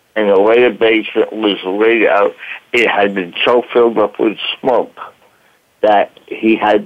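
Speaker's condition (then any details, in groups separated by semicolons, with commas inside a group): Voice box damage from tracheostomy; about 35 years since injury, past therapy and psychiatrists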